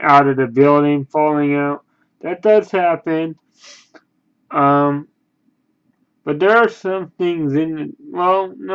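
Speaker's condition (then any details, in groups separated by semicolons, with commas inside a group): Cerebral palsy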